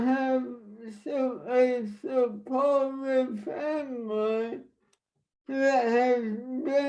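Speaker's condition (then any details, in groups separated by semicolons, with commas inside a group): Traumatic brain injury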